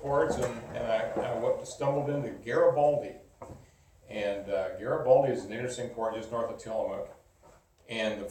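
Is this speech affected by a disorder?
No.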